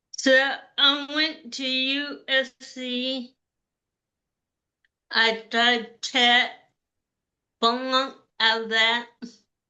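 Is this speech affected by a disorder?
Yes: cerebral palsy.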